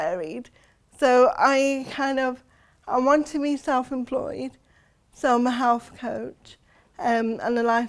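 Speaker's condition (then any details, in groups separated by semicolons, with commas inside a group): Cerebral palsy; since birth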